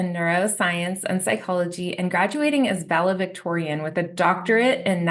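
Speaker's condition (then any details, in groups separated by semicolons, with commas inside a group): No condition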